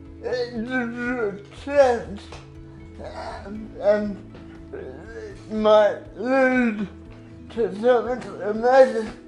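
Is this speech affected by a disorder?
Yes: cerebral palsy.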